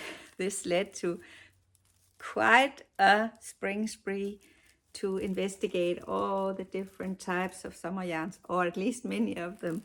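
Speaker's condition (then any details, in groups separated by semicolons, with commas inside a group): No condition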